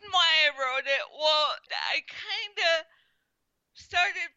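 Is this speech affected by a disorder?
Yes: spastic quadriplegic cerebral palsy; diagnosed at one year, believed caused by stroke shortly after birth, power wheelchair, walks with walker.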